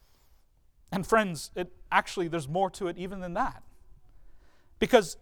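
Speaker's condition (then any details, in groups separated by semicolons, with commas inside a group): No condition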